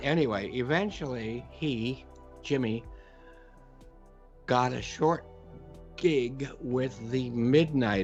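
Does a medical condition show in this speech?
No.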